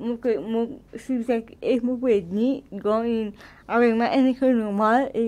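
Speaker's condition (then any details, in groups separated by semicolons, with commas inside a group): Cerebral palsy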